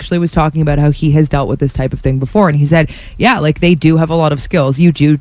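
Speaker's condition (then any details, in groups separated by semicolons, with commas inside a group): No condition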